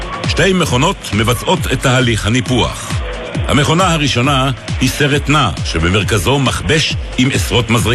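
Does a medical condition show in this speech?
No.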